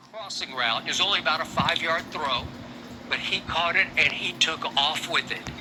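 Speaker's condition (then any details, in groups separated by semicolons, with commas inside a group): No condition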